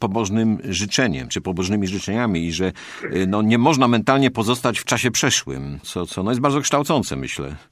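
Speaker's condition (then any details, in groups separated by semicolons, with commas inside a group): No condition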